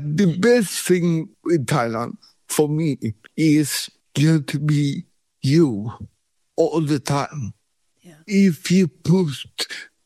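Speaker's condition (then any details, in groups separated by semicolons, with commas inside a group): Cerebral palsy; cramp free after 5 days in Thailand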